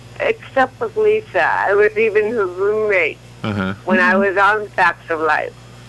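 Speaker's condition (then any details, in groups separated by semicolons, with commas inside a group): Cerebral palsy; from birth, leg spasticity; neck Botox injections every 3 months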